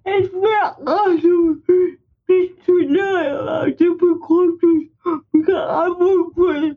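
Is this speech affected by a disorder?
Yes: speech impairment; speech impairment audible to listeners.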